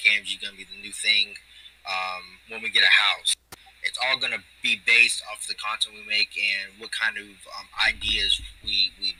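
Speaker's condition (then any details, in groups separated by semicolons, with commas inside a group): No condition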